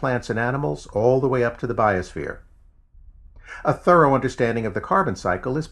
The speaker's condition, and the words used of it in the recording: None; typical speech.